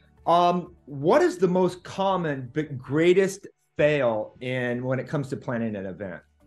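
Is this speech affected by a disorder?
No.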